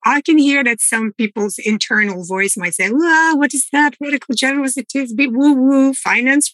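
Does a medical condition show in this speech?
No.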